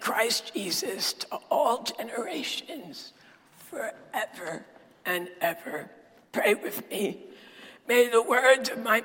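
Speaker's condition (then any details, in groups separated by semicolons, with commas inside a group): Dysphonia; still preaches with this voice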